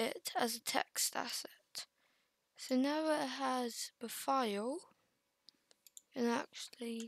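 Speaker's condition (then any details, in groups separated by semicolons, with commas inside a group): No condition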